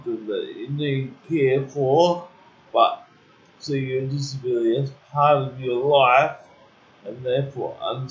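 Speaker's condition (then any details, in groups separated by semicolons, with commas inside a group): Cerebral palsy; uses wheelchair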